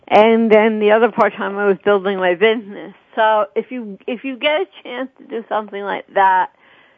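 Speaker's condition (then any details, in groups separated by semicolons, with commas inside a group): Cerebral palsy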